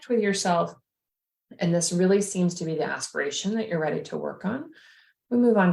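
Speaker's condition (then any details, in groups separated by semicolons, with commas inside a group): No condition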